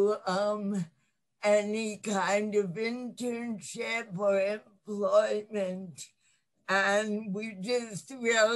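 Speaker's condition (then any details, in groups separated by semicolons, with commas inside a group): Cerebral palsy; lifelong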